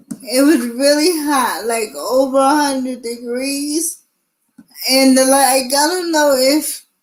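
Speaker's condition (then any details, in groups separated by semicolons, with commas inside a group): Cerebral palsy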